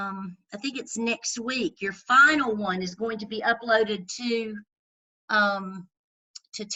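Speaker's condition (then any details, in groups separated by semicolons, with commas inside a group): No condition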